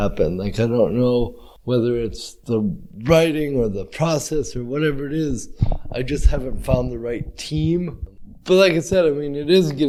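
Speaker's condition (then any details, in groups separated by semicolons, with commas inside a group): Cerebral palsy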